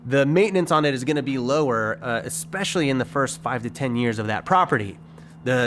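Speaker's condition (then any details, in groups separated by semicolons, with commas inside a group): No condition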